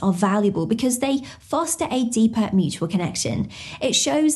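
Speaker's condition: No condition

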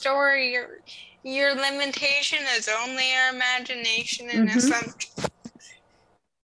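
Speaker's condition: Cerebral palsy; congenital spastic cerebral palsy, slowed brain-to-muscle signalling, uses walker and afos (ankle-foot orthoses) for walking; Crested Valley Therapeutic Riding Program, rides for therapy

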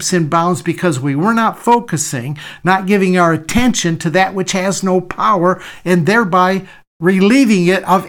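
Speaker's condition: No condition

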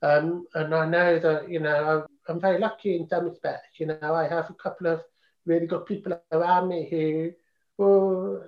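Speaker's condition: Profound deafness, congenital profound deafness; hears speech sounds better with implant

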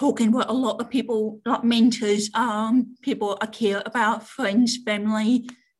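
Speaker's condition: Deafness; relay officer and Auslan interpreter for phone calls

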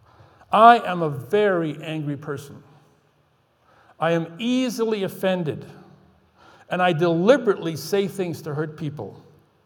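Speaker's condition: No condition

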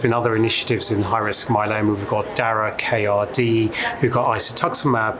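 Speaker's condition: No condition

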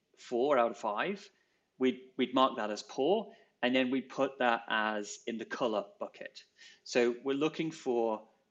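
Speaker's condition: No condition

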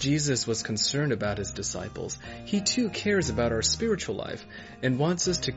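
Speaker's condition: No condition

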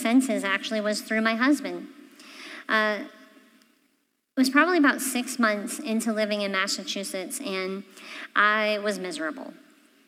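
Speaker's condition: Cleft palate; congenital

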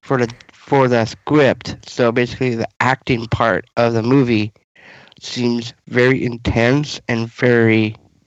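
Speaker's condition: Down syndrome

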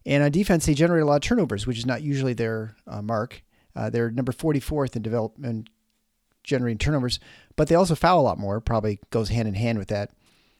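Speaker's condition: No condition

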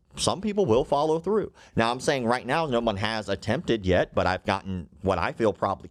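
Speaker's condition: Cleft lip and palate

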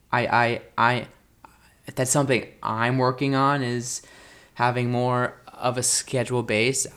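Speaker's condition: Stuttering; not caused by nervousness; pauses searching for a word; varies with excitement, worse when hurt, stuttered on tour stage, stuttered a lot in Grease audition; repeated words, blocks

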